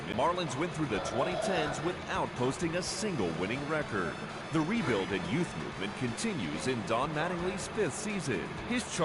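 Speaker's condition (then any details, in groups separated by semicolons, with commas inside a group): No condition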